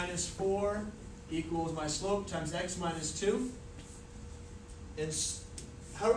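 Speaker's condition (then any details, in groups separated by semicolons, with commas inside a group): No condition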